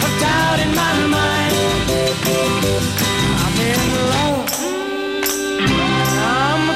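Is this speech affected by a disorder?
No.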